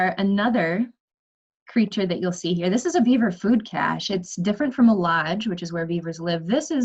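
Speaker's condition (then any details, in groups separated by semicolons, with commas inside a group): No condition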